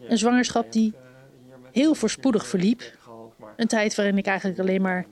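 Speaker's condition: No condition

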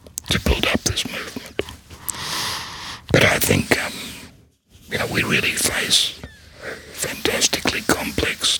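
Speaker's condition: Laryngectomy, voice prosthesis

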